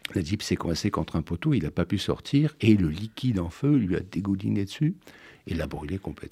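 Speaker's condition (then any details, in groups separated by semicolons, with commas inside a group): No condition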